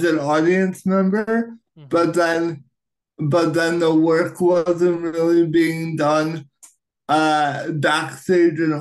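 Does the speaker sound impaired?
Yes: cerebral palsy, right-sided high tone.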